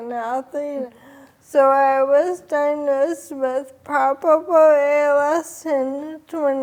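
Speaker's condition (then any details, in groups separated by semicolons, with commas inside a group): ALS; speech slowed early, voice changing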